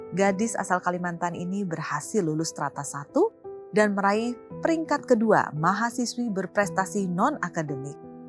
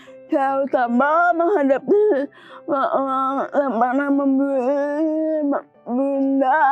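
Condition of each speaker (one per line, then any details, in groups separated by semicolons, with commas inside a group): No condition
Cerebral palsy; from birth, premature, physical limitations; communicates smoothly in conversation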